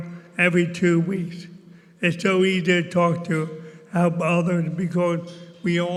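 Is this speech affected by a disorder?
Yes: ALS; diagnosed about 17 years ago.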